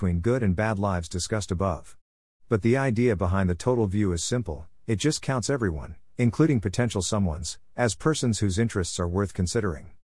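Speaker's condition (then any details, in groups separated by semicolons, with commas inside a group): No condition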